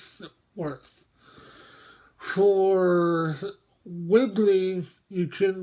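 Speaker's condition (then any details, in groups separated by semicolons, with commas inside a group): Mobius syndrome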